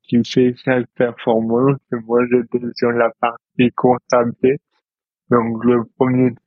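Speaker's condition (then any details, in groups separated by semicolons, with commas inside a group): Dystonia; present since birth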